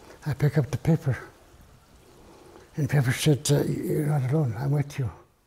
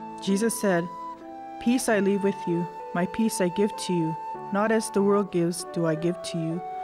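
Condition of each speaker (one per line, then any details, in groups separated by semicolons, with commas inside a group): Parkinson's; failing health; hard time talking
No condition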